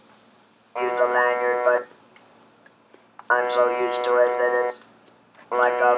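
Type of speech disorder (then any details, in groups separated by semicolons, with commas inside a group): Electrolarynx speech; laryngectomy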